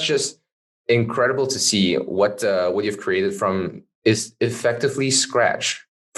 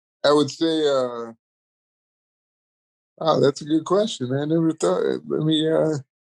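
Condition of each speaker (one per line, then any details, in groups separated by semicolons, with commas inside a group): No condition
Cerebral palsy; congenital, electric wheelchair, lifelong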